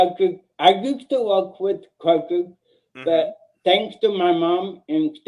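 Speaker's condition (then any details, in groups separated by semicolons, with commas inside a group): Cerebral palsy; mildest kind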